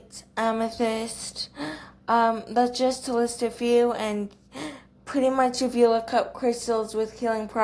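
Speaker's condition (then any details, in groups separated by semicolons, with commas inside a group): Cerebral palsy, athetoid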